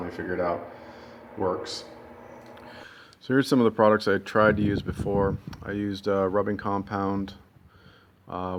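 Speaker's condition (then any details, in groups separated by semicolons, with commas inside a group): No condition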